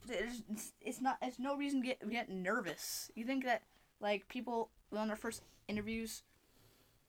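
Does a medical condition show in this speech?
Yes: stutter; here repeated sounds, prolonged sounds.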